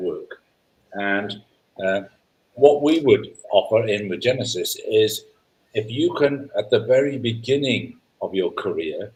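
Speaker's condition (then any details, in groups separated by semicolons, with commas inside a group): No condition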